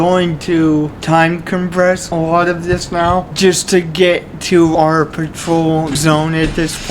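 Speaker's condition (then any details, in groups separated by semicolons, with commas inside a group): Cerebral palsy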